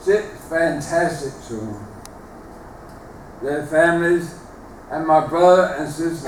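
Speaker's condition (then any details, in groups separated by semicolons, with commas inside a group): Motor neuron disease; terminal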